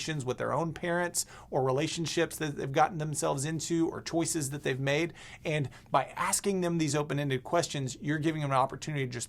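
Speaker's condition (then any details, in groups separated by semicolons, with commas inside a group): No condition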